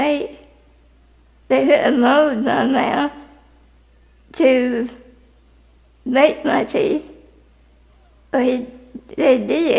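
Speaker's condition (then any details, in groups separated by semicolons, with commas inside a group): Spinal muscular atrophy type 2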